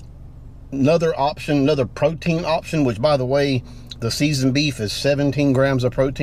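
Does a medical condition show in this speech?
No.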